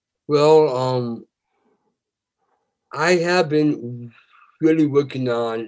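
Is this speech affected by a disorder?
Yes: Down syndrome.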